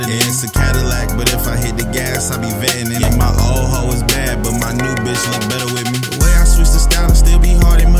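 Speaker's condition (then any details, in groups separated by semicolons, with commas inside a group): No condition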